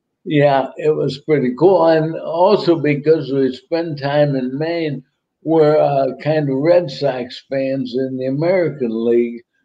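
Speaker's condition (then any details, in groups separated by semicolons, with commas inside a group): ALS; about a year since diagnosis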